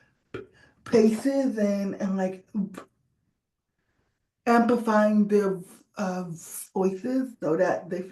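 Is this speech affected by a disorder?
Yes: cerebral palsy.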